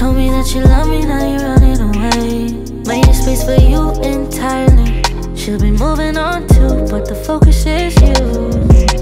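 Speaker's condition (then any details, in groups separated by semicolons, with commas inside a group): No condition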